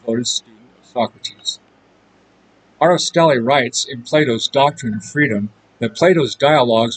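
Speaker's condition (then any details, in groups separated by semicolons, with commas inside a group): No condition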